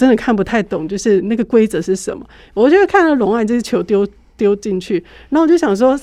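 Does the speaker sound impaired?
No.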